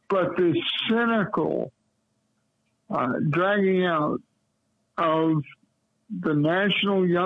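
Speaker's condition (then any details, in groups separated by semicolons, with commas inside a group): Cerebral palsy; lifelong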